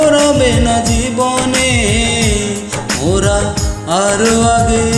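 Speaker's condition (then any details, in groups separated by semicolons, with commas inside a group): No condition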